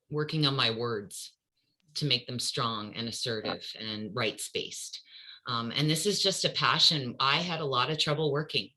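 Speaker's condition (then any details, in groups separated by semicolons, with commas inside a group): No condition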